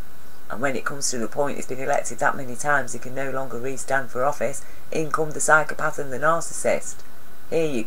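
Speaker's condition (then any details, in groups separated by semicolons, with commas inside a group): No condition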